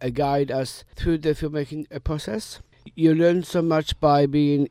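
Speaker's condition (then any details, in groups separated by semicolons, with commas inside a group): Down syndrome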